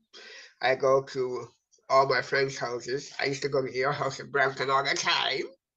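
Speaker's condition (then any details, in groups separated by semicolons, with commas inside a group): Cerebral palsy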